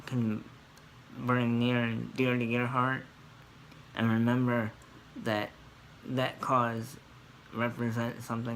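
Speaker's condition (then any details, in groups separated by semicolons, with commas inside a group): Cerebral palsy; scoliosis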